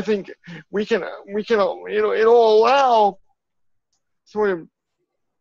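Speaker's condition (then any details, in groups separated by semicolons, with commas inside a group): Cerebral palsy; from birth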